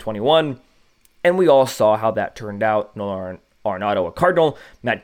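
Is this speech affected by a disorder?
No.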